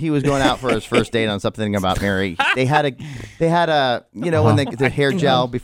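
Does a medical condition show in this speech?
No.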